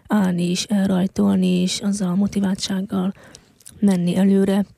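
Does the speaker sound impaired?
Yes: hearing loss since birth; congenital, found at age one, device with surgery at 2.5, eight ear operations (3 left, 5 right) until ten; wears hearing device, blow to head could damage it.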